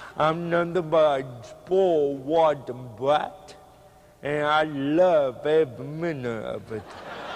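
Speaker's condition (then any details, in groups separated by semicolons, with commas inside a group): Cerebral palsy; speech hard to understand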